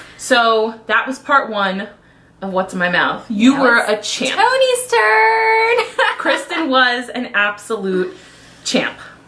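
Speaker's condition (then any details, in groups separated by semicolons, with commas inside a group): No condition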